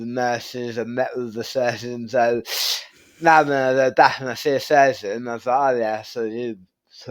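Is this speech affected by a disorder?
Yes: tongue cancer surgery.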